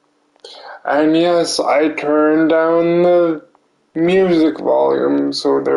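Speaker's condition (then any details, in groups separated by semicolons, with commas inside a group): Cerebral palsy; limbs affected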